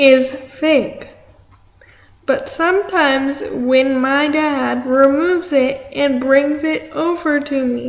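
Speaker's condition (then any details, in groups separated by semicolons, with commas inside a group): Cerebral palsy; affects arm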